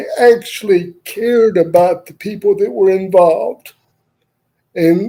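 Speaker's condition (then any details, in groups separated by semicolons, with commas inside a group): Cerebral palsy; uses wheelchair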